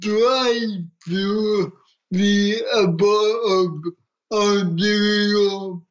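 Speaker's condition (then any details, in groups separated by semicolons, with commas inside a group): Cerebral palsy; adapted wheelchair boxer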